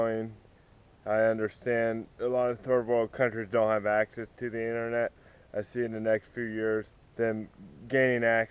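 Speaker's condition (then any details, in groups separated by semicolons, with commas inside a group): Cerebral palsy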